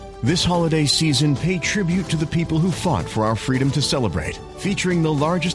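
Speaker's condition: No condition

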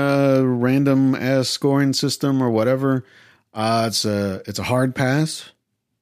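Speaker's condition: No condition

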